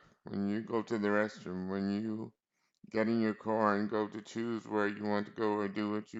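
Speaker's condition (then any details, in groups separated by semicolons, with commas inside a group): Cerebral palsy; spastic quadriplegia, relies on caregivers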